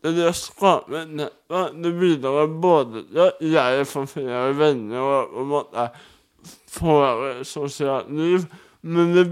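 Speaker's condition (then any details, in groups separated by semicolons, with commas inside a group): Cerebral palsy; wheelchair user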